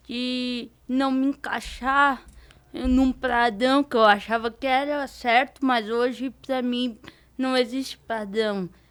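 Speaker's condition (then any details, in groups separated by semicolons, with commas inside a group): Cerebral palsy; diparetic form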